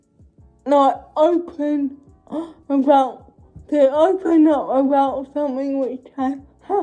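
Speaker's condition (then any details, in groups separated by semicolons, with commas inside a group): Cerebral palsy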